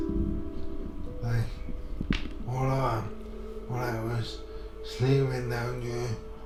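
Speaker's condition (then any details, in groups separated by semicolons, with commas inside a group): Motor neurone disease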